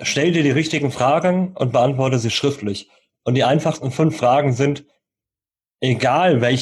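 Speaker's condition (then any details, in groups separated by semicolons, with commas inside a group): Cleft lip and palate; jaw and palate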